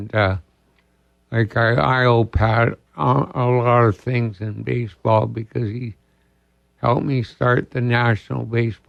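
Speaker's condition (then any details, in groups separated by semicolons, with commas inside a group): ALS; diagnosed about two years ago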